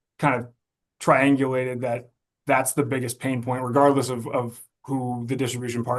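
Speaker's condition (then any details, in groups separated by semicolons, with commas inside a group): No condition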